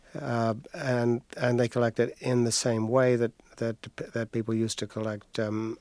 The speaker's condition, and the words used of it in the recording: Stuttering. I wanted to ask you a question about your stutter.